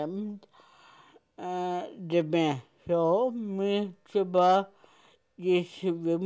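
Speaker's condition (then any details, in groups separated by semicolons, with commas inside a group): Cerebral palsy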